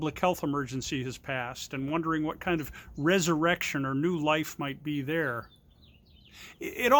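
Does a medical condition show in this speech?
No.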